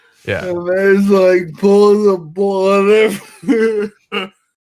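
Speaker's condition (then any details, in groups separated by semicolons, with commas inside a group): Friedreich's ataxia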